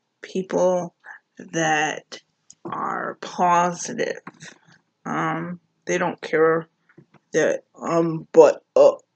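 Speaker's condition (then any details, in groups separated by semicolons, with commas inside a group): Cerebral palsy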